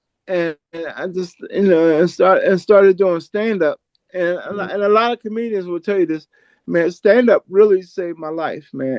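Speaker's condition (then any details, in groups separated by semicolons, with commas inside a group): Cerebral palsy; from birth; uses cane about 8-10 years, sometimes stumbles or falls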